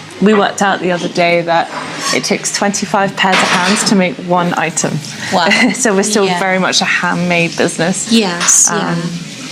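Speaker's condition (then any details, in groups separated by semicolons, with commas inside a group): No condition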